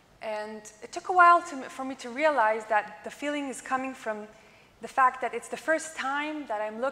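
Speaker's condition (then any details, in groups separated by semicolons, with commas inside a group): No condition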